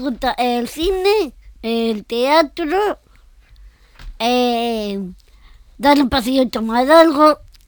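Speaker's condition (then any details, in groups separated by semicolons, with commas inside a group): Down syndrome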